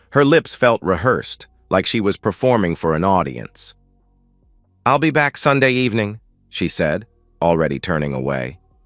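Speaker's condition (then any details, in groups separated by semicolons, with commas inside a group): No condition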